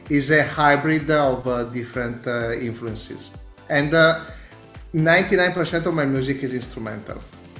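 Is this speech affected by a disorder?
No.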